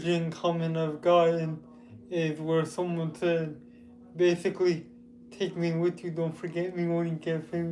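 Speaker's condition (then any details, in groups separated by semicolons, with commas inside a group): Cerebral palsy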